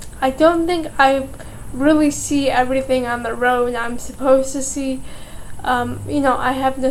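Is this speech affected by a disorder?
Yes: cerebral palsy.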